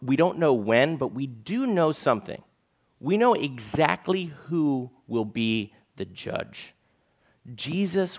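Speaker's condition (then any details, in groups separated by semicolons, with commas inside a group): No condition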